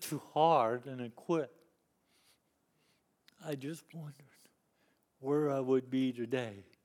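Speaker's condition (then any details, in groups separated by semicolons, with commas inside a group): Cerebral palsy; lifelong disability since youth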